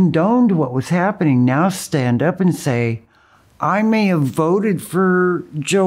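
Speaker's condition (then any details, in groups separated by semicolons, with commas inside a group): No condition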